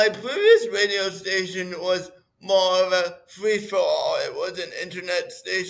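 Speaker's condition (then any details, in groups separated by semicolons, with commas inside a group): Cerebral palsy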